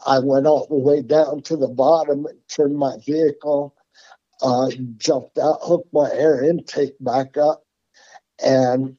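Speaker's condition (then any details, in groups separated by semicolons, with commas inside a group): Parkinson's; unable to make sound then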